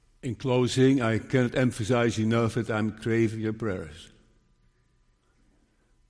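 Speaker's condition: Parkinson's disease; sometimes stutters and blurs words, still preaching

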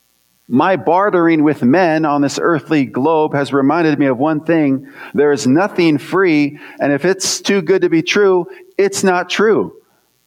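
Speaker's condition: No condition

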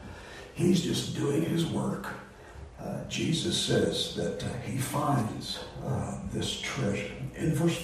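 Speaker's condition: Voice disorder; not contagious

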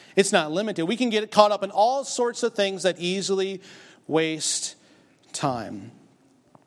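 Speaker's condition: No condition

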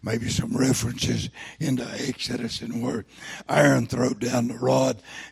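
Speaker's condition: Throat cancer, lost vocal cord

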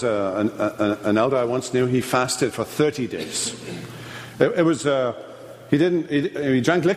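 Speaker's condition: No condition

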